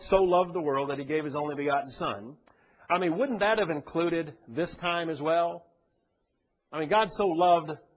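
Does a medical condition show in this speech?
No.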